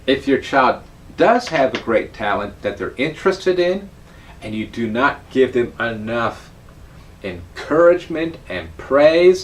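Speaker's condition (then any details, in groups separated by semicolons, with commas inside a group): No condition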